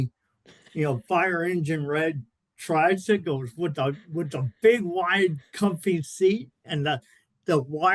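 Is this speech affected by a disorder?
Yes: cerebral palsy.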